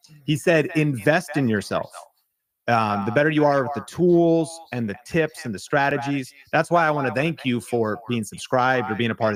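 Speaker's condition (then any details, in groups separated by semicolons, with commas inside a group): No condition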